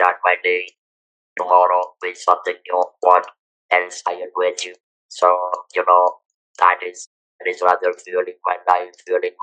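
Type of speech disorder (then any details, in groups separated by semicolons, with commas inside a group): Electrolarynx speech; throat cancer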